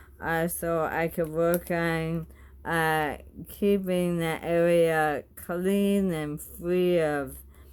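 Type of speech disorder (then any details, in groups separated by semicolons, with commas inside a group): Bulbar dysarthria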